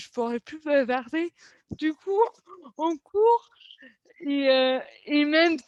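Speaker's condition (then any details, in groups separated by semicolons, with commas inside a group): Cerebral palsy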